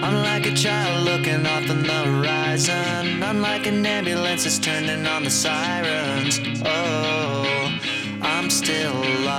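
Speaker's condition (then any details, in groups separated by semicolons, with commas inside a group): No condition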